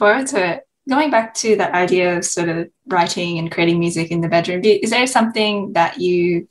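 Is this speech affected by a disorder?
No.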